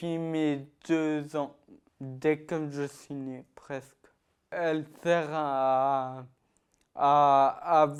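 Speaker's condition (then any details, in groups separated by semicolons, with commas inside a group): Ataxia-telangiectasia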